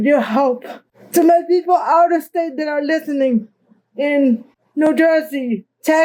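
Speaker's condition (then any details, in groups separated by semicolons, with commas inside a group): Cerebral palsy; present from birth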